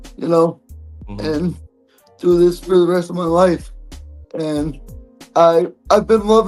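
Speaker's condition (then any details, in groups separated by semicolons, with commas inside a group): Cerebral palsy; present from birth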